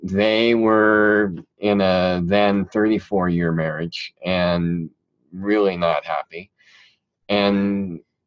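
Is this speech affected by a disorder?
Yes: cleft palate; present since childhood.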